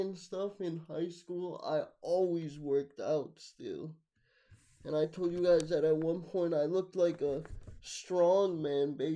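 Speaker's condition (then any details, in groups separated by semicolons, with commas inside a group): Cerebral palsy, mixed, mild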